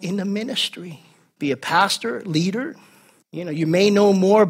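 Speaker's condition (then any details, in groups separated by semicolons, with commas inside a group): No condition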